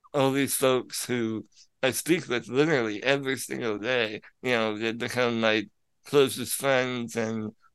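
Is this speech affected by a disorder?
Yes: spinal muscular atrophy; can be a little difficult to understand at times.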